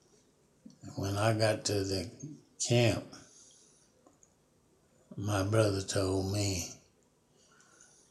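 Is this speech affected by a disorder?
Yes: Parkinson's disease; never broken a bone.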